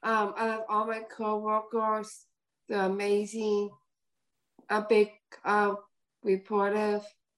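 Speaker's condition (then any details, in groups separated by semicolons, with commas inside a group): Down syndrome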